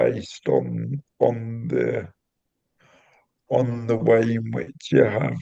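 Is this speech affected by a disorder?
Yes: cerebral palsy; intrathecal baclofen pump.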